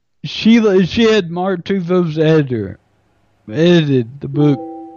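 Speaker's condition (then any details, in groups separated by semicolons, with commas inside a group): Friedreich's ataxia; uses speech recognition software for writing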